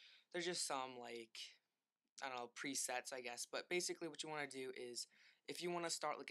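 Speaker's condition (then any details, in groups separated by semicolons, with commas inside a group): No condition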